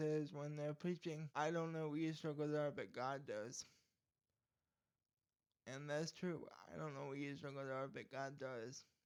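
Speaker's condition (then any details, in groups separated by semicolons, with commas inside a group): Cerebral palsy; speech problem from condition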